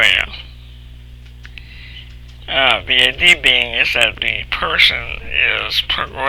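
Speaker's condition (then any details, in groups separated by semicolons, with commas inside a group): Cerebral palsy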